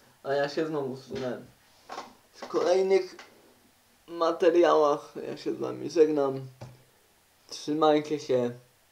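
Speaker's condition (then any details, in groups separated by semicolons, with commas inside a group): Cerebral palsy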